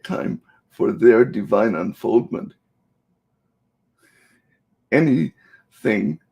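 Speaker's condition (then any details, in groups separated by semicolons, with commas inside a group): Cerebral palsy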